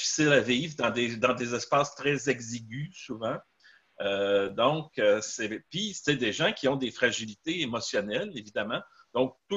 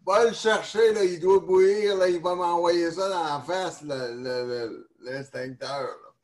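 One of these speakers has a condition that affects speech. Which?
The second: neonatal cerebral palsy; neonatal onset.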